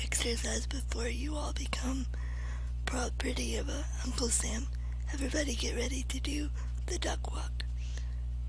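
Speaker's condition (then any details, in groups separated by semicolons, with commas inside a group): Cerebral palsy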